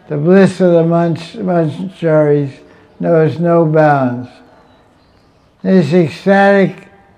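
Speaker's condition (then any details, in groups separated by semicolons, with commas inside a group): Deafness; self-reported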